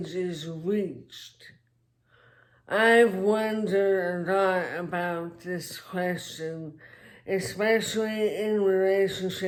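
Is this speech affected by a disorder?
Yes: traumatic brain injury; car accident, physical limitations; speech impairment.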